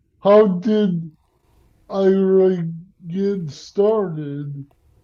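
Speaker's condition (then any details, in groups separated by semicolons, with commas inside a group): Cerebral palsy; speech impairment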